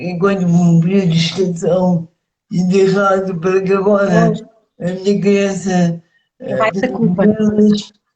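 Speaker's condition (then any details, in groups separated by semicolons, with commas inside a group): Cerebral palsy; speech affected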